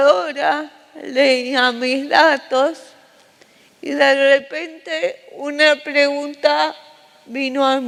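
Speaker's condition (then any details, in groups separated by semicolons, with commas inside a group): Cerebral palsy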